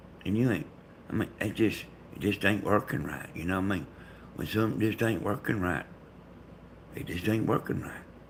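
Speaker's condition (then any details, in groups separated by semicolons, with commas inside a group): Brain bleed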